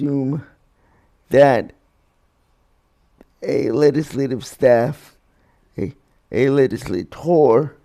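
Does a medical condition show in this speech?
Yes: cerebral palsy.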